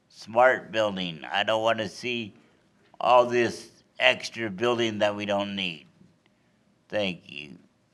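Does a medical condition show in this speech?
Yes: cerebral palsy.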